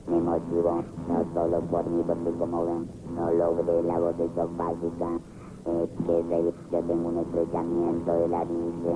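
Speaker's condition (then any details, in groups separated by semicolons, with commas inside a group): Laryngectomy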